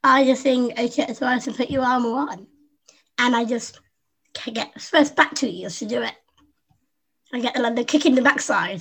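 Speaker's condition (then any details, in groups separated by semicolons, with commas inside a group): Down syndrome; congenital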